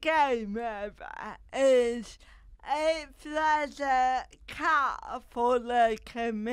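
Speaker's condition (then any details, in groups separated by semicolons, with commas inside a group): Cerebral palsy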